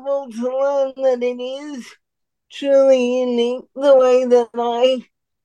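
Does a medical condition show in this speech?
Yes: cerebral palsy; uses about three fingers on right hand to manipulate lego bricks.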